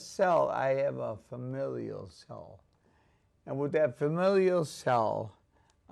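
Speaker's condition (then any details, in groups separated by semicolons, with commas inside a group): ALS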